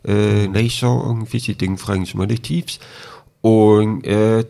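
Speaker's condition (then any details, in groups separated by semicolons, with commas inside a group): Deafness with cochlear implant, congenital deafness; born deaf, no hearing until age 13, cochlear implant surgery at 13, lip reading; hardly spoke before implant, 3-4 years relearning speech and hearing, raised orally, no sign language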